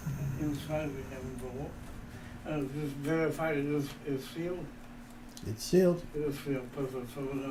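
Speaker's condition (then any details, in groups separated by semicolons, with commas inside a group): Cerebral palsy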